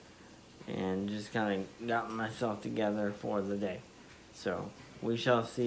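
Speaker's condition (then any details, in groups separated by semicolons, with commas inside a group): Spastic diplegia cerebral palsy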